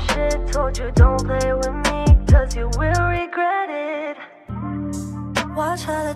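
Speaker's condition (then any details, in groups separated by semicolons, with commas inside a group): No condition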